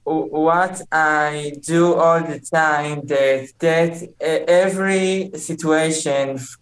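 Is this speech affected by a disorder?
Yes: stuttering; stutters in every sentence, speaking English and Hebrew very hard, exhausting; here prolonged sounds.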